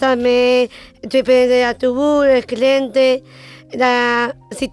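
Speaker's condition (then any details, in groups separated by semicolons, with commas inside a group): Down syndrome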